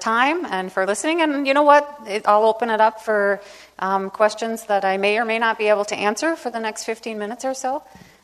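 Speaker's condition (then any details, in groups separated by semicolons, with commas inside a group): No condition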